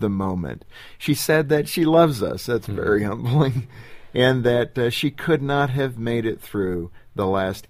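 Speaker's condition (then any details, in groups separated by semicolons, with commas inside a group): No condition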